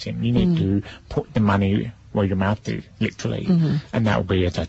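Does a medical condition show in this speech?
Yes: deafness; only feels vibration.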